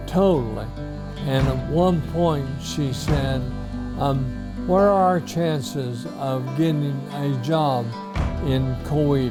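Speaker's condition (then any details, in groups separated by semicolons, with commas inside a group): ALS; few months since diagnosis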